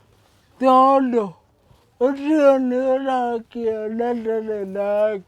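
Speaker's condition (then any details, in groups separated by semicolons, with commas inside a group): Cerebral palsy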